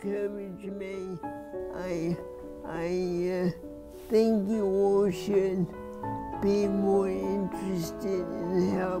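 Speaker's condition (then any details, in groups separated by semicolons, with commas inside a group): Cerebral palsy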